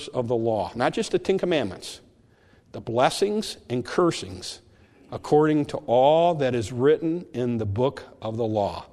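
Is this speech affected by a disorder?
No.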